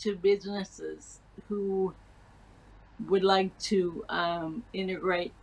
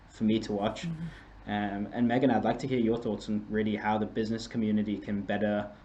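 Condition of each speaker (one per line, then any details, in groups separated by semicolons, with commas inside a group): Cerebral palsy; from birth
No condition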